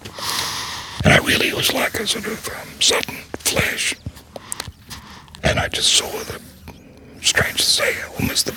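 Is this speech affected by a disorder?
Yes: laryngectomy, voice prosthesis.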